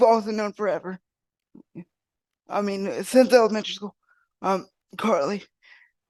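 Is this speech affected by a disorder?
Yes: cerebral palsy; wheelchair user.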